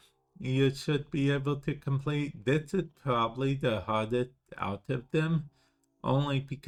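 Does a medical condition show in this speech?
Yes: cerebral palsy; affects speech.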